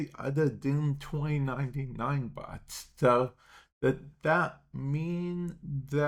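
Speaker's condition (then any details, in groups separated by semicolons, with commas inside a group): Cerebral palsy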